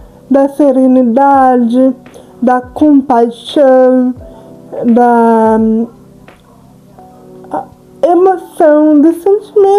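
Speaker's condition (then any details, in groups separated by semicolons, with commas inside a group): Cerebral palsy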